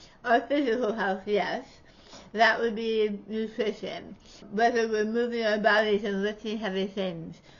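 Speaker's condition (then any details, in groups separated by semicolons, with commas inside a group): Tongue cancer surgery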